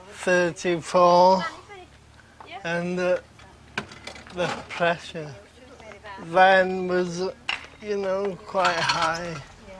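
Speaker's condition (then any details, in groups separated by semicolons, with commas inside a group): Friedreich's ataxia; progressive, nervous system affected; cannot walk, about 30 years since onset; difficulty speaking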